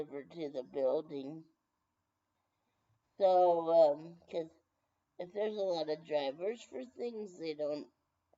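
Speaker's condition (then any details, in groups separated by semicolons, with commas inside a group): Brain injury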